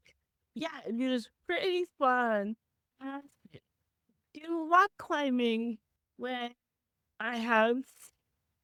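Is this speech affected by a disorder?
Yes: cerebral palsy; had speech therapy.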